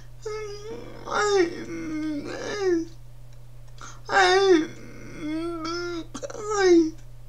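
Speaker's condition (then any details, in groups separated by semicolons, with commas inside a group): Cerebral palsy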